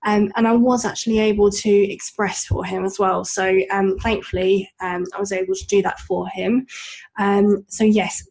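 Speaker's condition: Bilateral cleft lip and palate; congenital

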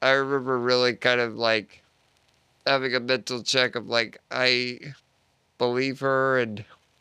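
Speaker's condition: Duchenne muscular dystrophy

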